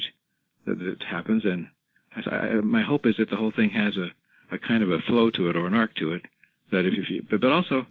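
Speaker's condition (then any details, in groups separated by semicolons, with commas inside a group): Parkinson's disease, rigidity-predominant, no tremor; diagnosed by neurologist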